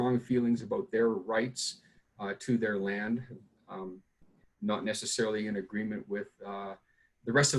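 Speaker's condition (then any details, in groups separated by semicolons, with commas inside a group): No condition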